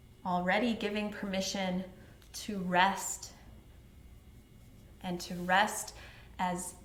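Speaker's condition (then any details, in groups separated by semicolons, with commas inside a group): No condition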